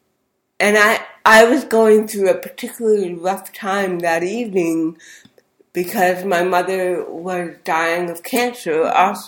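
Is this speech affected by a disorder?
Yes: cerebral palsy; speech therapy.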